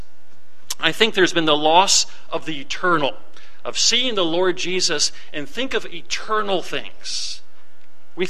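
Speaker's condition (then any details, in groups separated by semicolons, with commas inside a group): No condition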